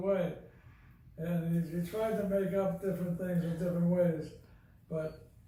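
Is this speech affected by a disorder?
Yes: Parkinson's disease.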